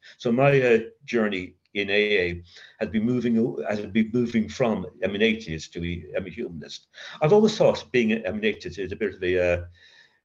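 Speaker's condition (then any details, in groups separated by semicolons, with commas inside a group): Covert stutter; severe childhood stutter, linked to adverse childhood experience, child guidance clinic, worse with teacher's punishment, covert since sobriety; occasional blocks, stutters in mind more than aloud, avoids feared words, voice never feels own; repeated sounds, repeated words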